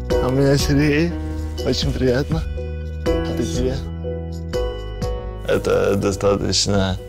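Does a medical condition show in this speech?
Yes: cerebral palsy; affects movement coordination.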